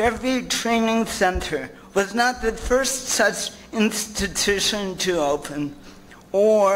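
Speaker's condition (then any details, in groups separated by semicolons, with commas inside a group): Cerebral palsy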